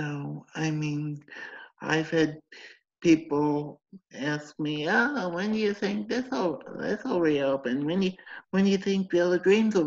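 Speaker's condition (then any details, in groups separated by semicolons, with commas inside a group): Cerebral palsy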